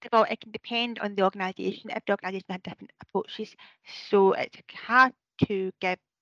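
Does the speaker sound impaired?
Yes: deafness; hearing impairment sometimes affects speech, sometimes talks too fast, unsure how loud or quiet.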